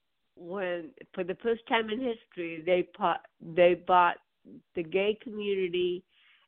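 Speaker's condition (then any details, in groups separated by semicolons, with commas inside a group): Cerebral palsy; birth onset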